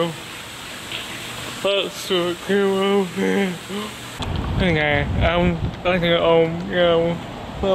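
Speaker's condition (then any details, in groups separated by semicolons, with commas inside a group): Cerebral palsy; speech disability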